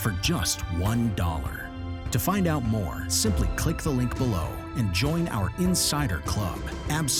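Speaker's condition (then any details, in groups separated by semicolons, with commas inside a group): No condition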